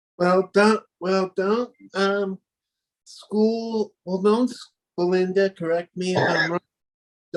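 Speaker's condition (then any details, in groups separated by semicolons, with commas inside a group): Cerebral palsy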